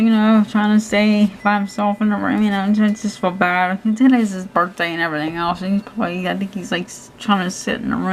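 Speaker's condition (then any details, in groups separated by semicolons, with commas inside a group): Cerebral palsy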